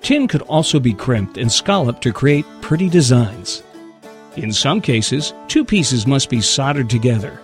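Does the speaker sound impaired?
No.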